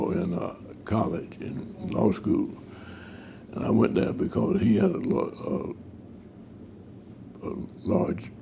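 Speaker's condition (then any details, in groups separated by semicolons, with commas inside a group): Parkinson's disease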